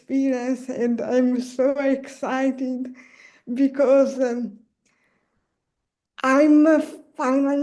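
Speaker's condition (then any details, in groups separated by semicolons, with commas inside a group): Cerebral palsy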